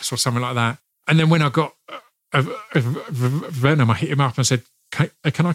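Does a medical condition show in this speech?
Yes: stammer; sticking type rather than repetition type, uncontrollable; mostly unnoticed by listeners, plans breathing to avoid stammering on takes; here repeated sounds.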